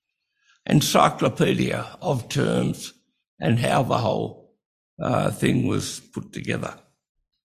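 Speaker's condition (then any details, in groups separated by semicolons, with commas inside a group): Breathing-related speech difficulty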